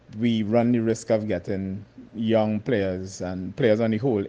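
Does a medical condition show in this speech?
No.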